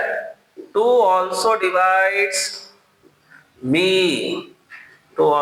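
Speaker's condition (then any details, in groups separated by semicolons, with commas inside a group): No condition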